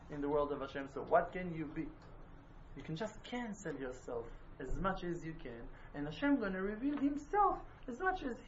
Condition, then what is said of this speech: None; typical speech.